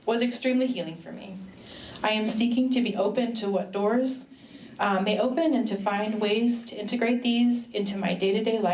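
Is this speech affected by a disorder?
No.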